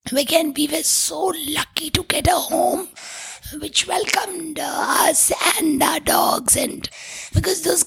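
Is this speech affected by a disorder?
Yes: tracheostomy, vocal cords permanently constricted from smoke inhalation; Carlton Towers fire Bangalore, 12 years ago, multiple failed surgeries; breathes through tracheostomy tube in larynx, tube changed every 4 months permanently; must block tube hole with finger to be audible, former voice lost, voice called unforgettable.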